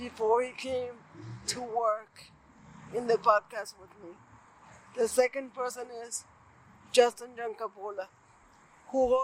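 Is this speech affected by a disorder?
Yes: cerebral palsy; present from birth.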